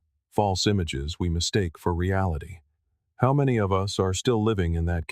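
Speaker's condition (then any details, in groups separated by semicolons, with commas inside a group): No condition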